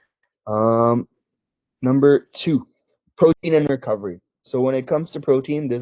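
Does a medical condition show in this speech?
No.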